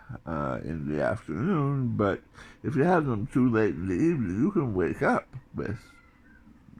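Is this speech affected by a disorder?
Yes: tongue cancer surgery, tongue graft.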